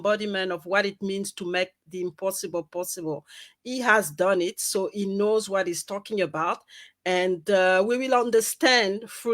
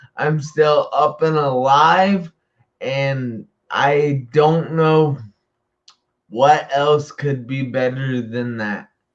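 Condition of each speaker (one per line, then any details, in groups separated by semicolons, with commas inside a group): No condition
Traumatic brain injury; accident, broken neck, fractured jaw, punctured lung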